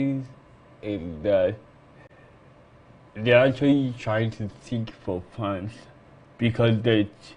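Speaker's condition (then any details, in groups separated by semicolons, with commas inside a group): Cerebral palsy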